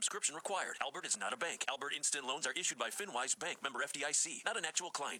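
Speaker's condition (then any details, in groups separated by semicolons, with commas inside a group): No condition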